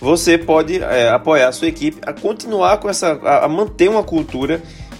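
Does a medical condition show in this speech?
No.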